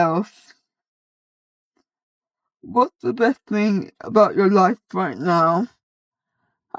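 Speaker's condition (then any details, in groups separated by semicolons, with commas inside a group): Cerebral palsy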